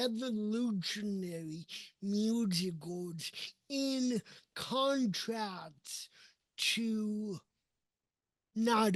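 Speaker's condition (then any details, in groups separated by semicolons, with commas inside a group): Cerebral palsy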